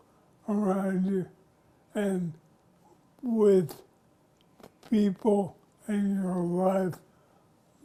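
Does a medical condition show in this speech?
Yes: ALS; onset in hands; speech noticeably affected.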